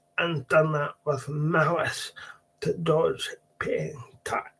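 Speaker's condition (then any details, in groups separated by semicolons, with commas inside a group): Cerebral palsy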